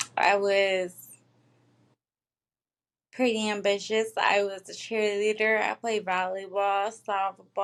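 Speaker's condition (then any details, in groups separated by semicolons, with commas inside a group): Traumatic brain injury; accident, injury at age 24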